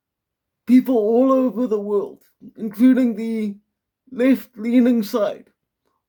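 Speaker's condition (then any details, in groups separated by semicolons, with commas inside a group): Quadriplegic cerebral palsy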